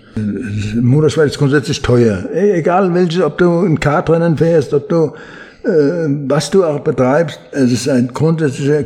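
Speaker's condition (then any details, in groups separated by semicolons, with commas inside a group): Parkinson's disease; needs much training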